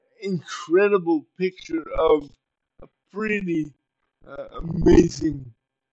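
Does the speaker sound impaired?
Yes: cerebral palsy; uses power wheelchair.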